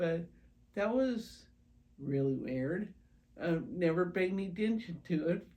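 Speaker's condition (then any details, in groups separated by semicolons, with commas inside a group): Primary progressive multiple sclerosis; long since onset, no early symptoms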